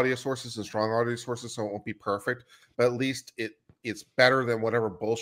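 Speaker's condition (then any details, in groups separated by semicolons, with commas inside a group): No condition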